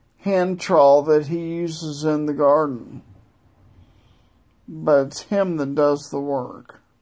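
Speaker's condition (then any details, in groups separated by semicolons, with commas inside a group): Multiple sclerosis; no control over legs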